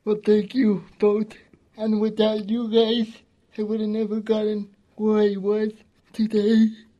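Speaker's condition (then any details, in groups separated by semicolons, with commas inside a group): Cerebral palsy; gentle, calm, strong voice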